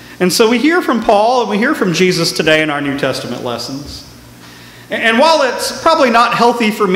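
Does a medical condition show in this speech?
No.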